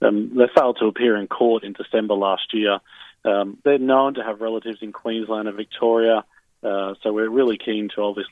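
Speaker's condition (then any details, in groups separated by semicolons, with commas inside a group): No condition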